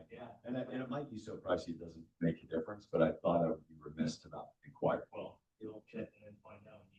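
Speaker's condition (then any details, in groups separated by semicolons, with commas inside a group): No condition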